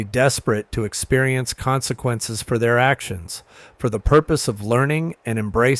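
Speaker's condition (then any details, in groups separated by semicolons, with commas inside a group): No condition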